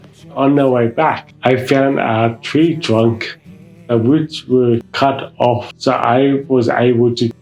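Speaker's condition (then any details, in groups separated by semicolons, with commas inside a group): Mild cerebral palsy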